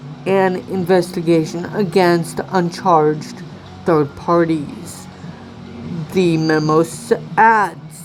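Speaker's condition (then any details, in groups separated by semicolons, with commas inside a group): Cerebral palsy; from birth, walks with walker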